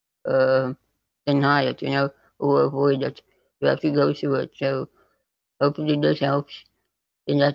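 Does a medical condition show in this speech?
Yes: spinal muscular atrophy type 2; neuromuscular, loss of motor neurons, progressive muscle wasting, less progressive than type 1.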